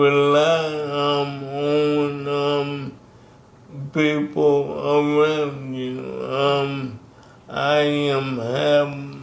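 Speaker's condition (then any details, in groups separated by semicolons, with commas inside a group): ALS; still able to speak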